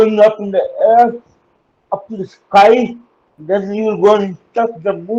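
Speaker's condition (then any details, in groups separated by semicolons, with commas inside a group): Cerebral palsy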